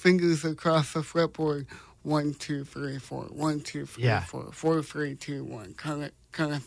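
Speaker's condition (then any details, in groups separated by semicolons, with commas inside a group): Cerebral palsy; congenital, paralyzed left hand, 10 corrective left foot surgeries, 9 screws, steel plate in foot; slow reaction time, does not drive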